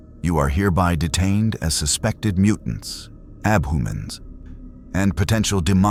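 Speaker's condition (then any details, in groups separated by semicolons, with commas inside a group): No condition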